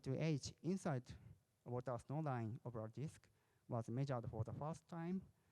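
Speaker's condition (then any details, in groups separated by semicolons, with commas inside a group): No condition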